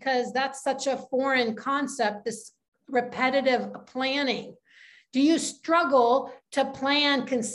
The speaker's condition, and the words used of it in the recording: No condition.